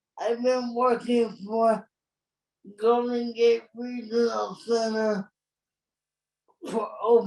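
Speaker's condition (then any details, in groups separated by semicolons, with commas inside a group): Cerebral palsy; present from birth, premature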